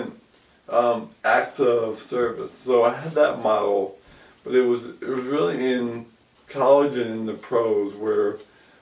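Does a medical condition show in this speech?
Yes: ALS; about 2 years since onset.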